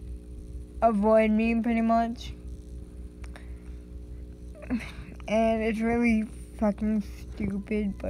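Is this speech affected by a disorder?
Yes: cerebral palsy; rigid stiff body, toe walking, corrective surgery; needs much help.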